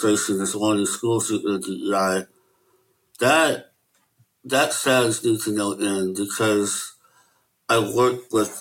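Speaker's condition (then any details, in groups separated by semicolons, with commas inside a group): Möbius syndrome; no facial nerve control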